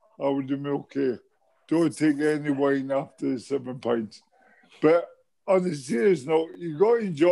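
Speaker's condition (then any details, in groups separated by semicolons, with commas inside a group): MND; terminal, whole body affected, muscle wastage; diagnosed four years ago; speaks well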